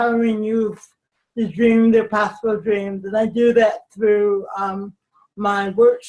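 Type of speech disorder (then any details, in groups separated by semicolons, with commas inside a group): Cerebral palsy, mild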